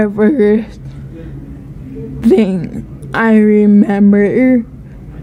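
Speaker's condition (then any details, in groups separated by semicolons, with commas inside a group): Ataxia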